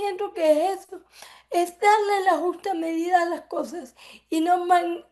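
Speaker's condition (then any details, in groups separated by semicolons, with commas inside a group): Cerebral palsy; affects speech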